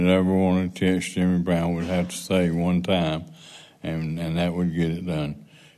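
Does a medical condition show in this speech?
Yes: Parkinson's.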